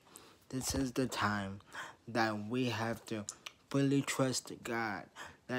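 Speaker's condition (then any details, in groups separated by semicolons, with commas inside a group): Traumatic brain injury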